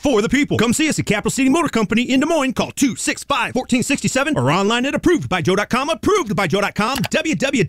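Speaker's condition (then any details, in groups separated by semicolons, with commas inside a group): No condition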